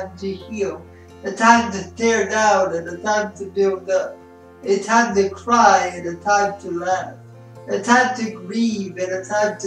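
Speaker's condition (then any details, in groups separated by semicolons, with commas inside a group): Spastic cerebral palsy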